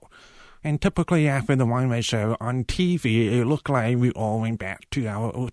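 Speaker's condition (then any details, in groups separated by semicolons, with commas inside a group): Profound deafness; cochlear implants received at age 18, interpreter used on Project Runway; uses cochlear implants, now hears sounds such as rain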